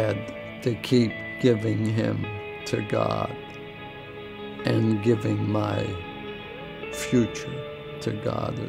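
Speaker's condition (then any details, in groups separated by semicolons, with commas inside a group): ALS; degenerative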